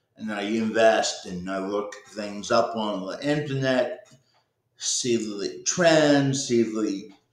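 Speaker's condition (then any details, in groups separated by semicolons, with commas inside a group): Cerebral palsy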